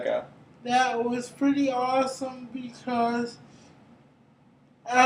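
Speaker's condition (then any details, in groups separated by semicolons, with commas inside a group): Cerebral palsy; brain injury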